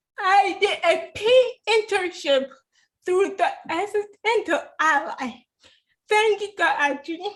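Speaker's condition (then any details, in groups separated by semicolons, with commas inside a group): Cerebral palsy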